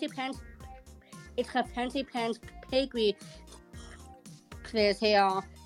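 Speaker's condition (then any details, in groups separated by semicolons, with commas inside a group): Down syndrome; present from birth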